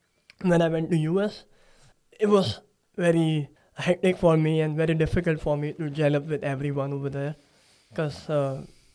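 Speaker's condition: Cleft palate; recent nose surgery

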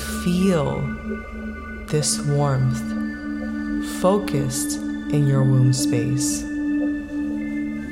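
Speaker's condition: No condition

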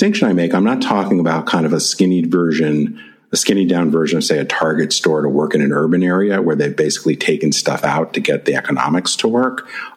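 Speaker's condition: No condition

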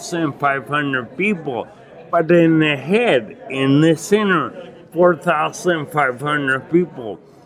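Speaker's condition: Acquired ataxia with dysarthria; Lance-Adams syndrome

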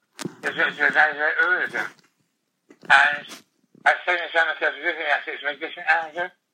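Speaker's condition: Tongue cancer, glossectomy; most of tongue removed

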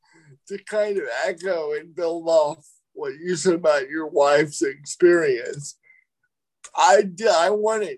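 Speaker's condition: Cerebral palsy; limbs sometimes move in unintended directions

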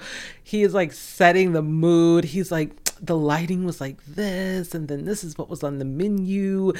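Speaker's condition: No condition

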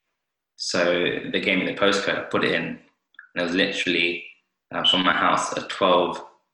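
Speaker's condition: Stutter; childhood onset, started speaking at two, fluent about two years then blocking began, speech therapy until about seven or eight with therapist Jackie; milder than before, blocks still happen at times; blocks and freezes, worse with authority figures and professional situations, easier with other stutterers; prolonged sounds

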